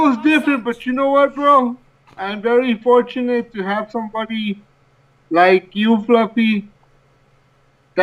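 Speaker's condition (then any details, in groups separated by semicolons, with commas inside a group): Cerebral palsy; from birth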